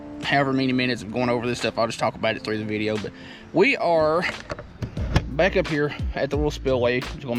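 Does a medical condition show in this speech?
No.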